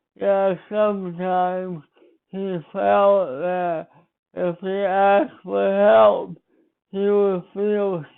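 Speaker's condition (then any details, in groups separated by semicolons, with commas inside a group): Speech impairment after birth surgery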